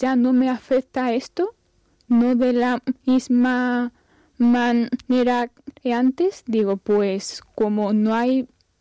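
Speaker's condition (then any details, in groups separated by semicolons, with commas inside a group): Stuttering; persistent stuttering into adulthood; avoids speaking with short answers such as a bare no, can seem shy or curt; prolonged sounds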